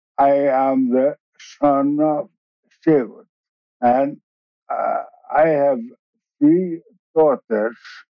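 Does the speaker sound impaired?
Yes: ALS, bulbar onset, later regular ALS; initially diagnosed bulbar-onset, wheelchair user.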